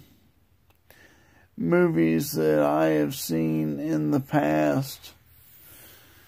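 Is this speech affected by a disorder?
Yes: multiple sclerosis; progressive form.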